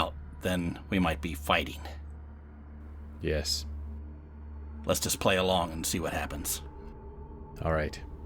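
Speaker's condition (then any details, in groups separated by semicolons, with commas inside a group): No condition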